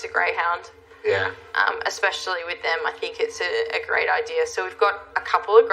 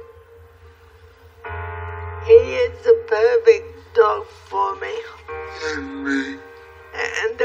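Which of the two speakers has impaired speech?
The second: cerebral palsy; since birth, physical only, wheelchair user; speaks perfectly clearly.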